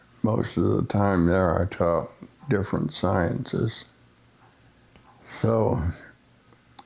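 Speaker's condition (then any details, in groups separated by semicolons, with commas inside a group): Essential tremor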